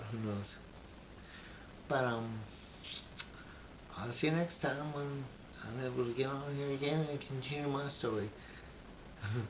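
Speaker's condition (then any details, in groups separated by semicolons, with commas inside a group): Brain injury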